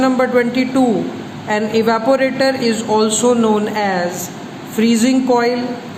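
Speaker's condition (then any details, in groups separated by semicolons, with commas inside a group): No condition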